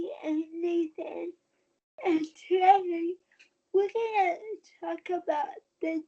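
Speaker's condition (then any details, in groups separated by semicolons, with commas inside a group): Cerebral palsy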